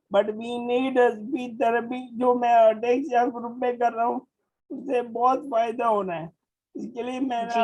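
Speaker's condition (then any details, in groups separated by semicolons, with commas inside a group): Motor neurone disease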